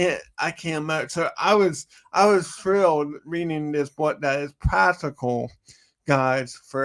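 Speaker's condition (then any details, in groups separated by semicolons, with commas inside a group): Cerebral palsy; from birth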